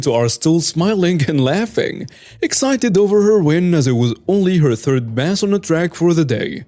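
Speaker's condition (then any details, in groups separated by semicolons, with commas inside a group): No condition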